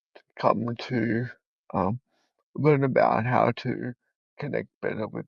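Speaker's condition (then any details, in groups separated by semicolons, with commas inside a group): Cerebral palsy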